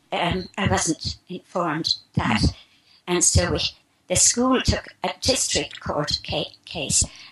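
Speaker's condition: Spasmodic dysphonia; recent healing attributed to geopathic stress removal from apartment

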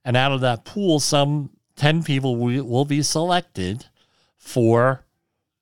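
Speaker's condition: Cleft lip and palate

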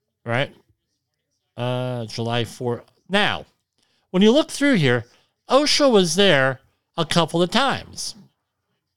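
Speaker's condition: Cleft lip and palate; has tinnitus

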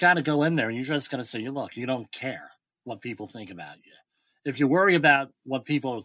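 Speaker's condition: Bilateral cleft lip and palate; congenital bilateral cleft lip and cleft palate

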